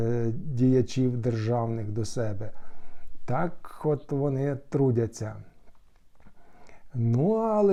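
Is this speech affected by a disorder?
No.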